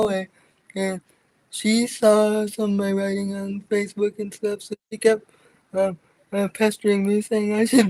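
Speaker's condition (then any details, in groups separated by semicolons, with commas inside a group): Cerebral palsy; from birth, wheelchair user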